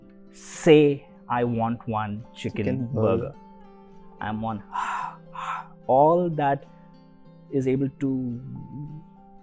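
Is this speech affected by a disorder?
Yes: stammer; stammer since early childhood, noticed around 6-8 years old, feared ordering until 18, saw speech therapist; possible slight pauses, avoids saying name of condition; words with s hard, st very hard, gets stuck after t; here prolonged sounds.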